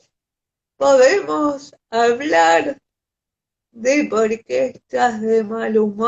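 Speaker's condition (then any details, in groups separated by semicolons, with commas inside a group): Cerebral palsy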